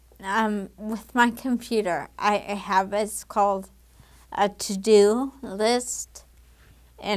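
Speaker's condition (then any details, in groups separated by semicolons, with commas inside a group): Damaged diaphragm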